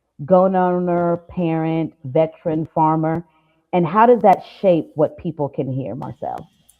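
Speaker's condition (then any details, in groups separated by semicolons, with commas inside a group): No condition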